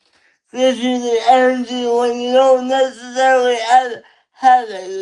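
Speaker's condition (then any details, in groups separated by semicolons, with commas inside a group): Cerebral palsy; lifelong; limited energy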